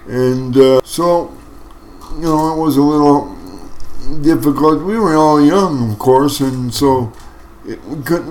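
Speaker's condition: Cerebral palsy; wheelchair for mobility

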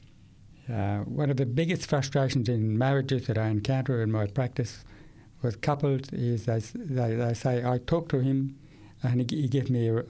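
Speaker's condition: Profound deafness, acquired at age 8; not born deaf

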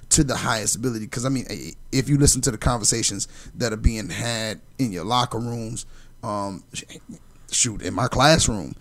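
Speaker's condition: No condition

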